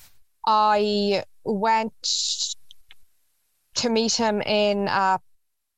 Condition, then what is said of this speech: Stuttering. I don't stutter around my two best friends.